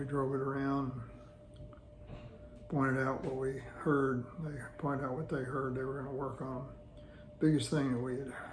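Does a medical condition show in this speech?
Yes: Parkinson's disease.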